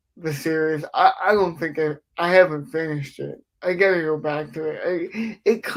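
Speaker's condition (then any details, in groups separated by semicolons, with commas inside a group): Cerebral palsy; affects speech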